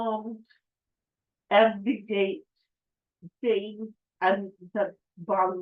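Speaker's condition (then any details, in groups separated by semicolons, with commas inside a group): Cerebral palsy; affects speech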